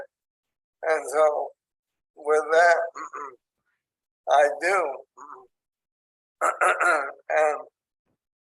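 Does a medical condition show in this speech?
Yes: ALS; onset in hands and arms, tracheostomy.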